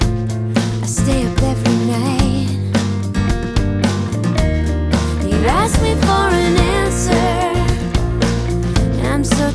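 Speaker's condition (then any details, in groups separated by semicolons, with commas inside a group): No condition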